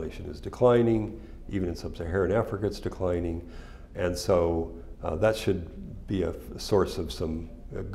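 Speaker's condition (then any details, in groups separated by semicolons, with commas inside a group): No condition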